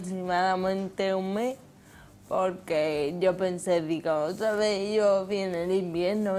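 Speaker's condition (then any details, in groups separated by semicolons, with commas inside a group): Cerebral palsy from birth; present from birth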